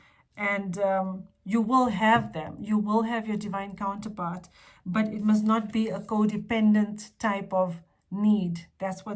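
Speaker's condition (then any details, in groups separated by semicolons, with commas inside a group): No condition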